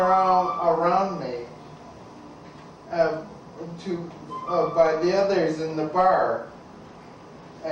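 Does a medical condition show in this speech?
Yes: ataxia; began stammering or slurring words.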